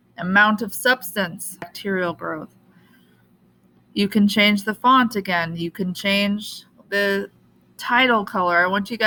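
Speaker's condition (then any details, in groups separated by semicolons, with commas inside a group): No condition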